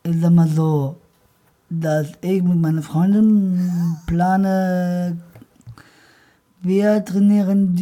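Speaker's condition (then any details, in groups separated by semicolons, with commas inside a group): Down syndrome; trisomy 21 from birth, born five weeks early, emergency surgery after birth in Hannover, formerly wore back corset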